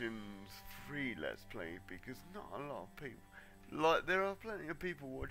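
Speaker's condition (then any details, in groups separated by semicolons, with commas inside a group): Cerebral palsy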